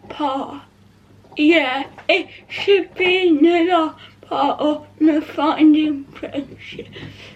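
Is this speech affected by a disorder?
Yes: cerebral palsy; not quadriplegic.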